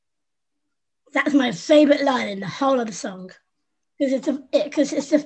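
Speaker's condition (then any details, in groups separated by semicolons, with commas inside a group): Down syndrome; congenital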